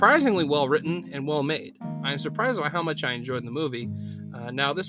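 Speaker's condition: No condition

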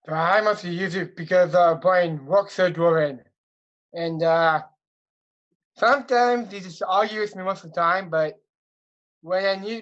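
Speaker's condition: Down syndrome; Siri, Alexa, Google Home may misunderstand speech, donated nearly a thousand phrases to project understood

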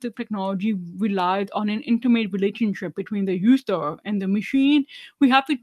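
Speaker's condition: Deafness; about 99 percent hearing loss, hearing aids worn whole life, cochlear implant candidate but declined

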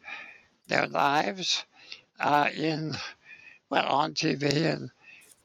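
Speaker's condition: Spinal muscular atrophy; age 60

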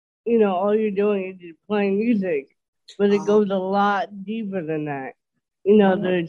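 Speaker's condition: Dysarthria; working on it

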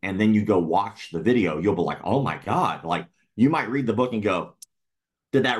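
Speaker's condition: Cleft lip and palate; speech impediment

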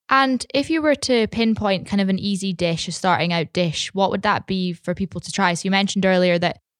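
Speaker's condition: No condition

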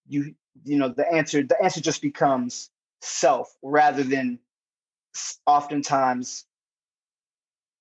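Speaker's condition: Stuttering; sometimes stutters, freezes up, starts sentences then holds them back; repeated sounds, prolonged sounds

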